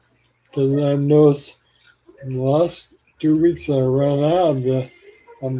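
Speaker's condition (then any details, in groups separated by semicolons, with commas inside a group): ALS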